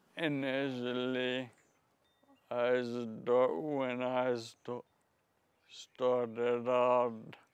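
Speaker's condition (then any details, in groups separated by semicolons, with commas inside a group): Friedreich's ataxia; progressive, affects legs, arms, speech, hearing, heart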